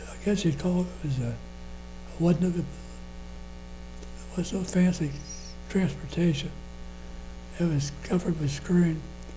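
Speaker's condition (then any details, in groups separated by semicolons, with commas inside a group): Parkinson's disease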